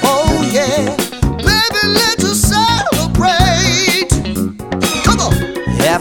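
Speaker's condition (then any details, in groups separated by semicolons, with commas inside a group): No condition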